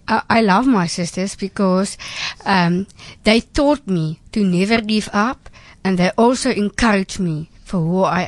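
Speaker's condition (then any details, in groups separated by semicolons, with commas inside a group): Down syndrome; trisomy 21, present from birth in Bloemfontein, no speech therapy or physiotherapy in infancy, stimulated by mother; adult, about 35 years since birth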